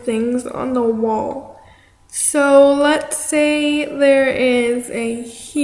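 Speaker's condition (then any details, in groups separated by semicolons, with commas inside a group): Cerebral palsy; affects arm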